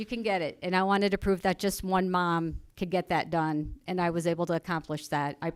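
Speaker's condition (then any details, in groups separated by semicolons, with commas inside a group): No condition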